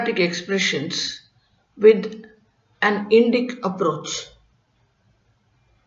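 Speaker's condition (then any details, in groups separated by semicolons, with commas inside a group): No condition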